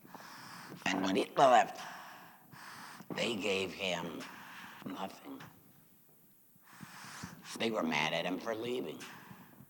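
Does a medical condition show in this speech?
Yes: laryngectomy; chemo and radiation; says used to serve God with voice.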